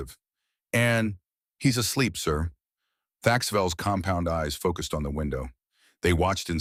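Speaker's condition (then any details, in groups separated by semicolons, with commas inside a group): No condition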